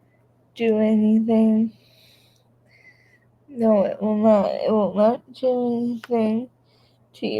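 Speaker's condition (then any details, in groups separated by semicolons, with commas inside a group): Cerebral palsy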